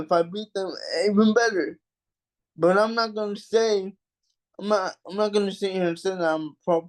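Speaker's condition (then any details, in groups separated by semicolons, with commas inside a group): Cerebral palsy; mild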